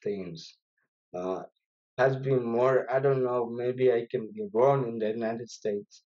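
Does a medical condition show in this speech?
Yes: infantile cerebral palsy; weakness walking.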